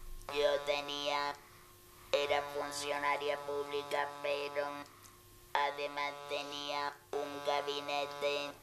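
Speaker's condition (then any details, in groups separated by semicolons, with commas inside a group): Total laryngectomy; laryngeal cancer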